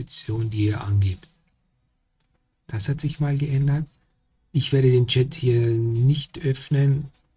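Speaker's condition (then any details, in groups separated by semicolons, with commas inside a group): No condition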